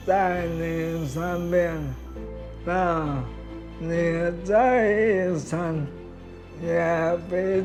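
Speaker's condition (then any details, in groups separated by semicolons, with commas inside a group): Amyotrophic lateral sclerosis; can still speak and eat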